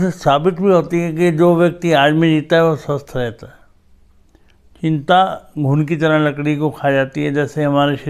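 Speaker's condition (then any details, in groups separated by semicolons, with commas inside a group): Cerebral palsy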